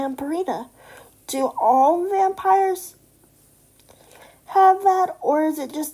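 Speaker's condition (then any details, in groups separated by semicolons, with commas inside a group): Cerebral palsy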